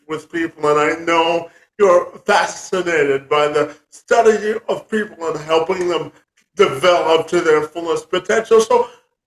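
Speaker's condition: Cerebral palsy; severe

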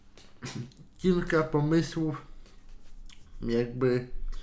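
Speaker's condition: Cerebral palsy; cerebral palsy from birth, wheelchair user, cannot walk or stand on legs, arms partly impaired

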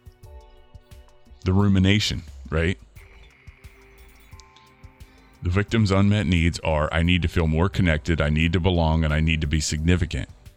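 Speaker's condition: No condition

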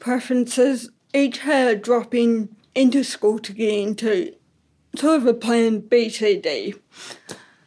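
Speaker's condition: Ataxic cerebral palsy; birth trauma

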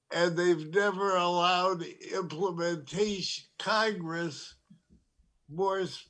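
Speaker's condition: Parkinson's disease; tremor

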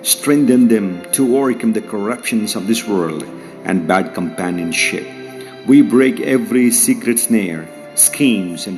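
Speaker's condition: No condition

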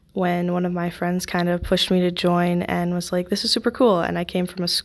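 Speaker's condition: No condition

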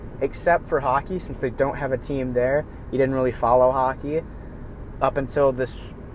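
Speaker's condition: No condition

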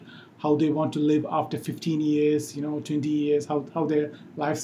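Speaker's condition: No condition

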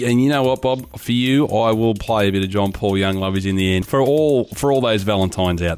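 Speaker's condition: No condition

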